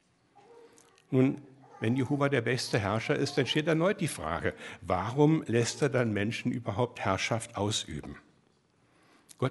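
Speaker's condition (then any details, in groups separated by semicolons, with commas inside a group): No condition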